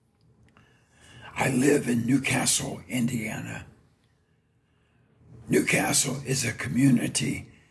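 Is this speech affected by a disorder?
Yes: partial laryngectomy; laryngeal cancer, emergency half voice box removal, tracheostomy tube.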